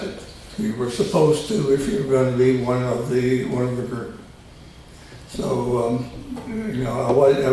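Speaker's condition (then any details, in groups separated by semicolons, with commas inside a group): Tongue cancer surgery; both sides of tongue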